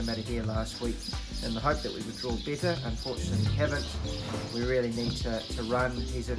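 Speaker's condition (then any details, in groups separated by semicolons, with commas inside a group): No condition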